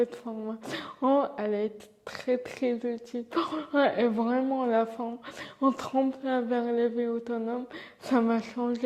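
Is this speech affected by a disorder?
Yes: cerebral palsy; from birth, uses wheelchair.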